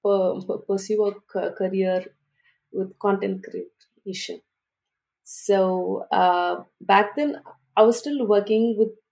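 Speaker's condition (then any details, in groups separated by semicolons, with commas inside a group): Stuttering; stuttering since about age 3, grew up in India speaking Telugu, English and Hindi; variable, some days fluent even in stand-up meetings, other days hard to get words out; blocks and pauses, hard syllables and phonics trigger blocks, nervous in groups; repeated sounds, prolonged sounds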